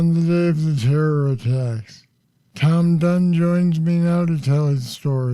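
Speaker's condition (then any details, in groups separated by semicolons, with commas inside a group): Parkinson's disease; deep brain stimulators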